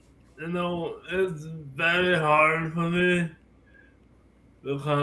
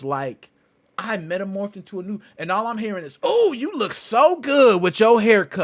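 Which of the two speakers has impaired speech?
The first: cerebral palsy; from birth.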